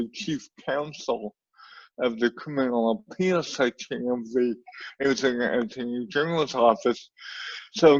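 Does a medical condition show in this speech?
Yes: cerebral palsy.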